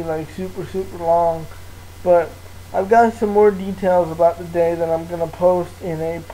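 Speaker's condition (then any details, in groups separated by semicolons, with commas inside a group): Cerebral palsy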